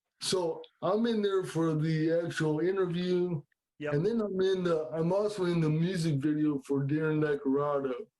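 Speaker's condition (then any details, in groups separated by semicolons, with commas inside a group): Cerebral palsy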